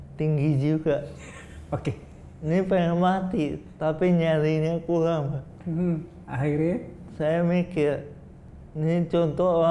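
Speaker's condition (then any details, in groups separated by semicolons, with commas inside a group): Cerebral palsy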